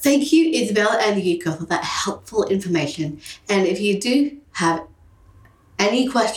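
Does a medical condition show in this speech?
Yes: Down syndrome.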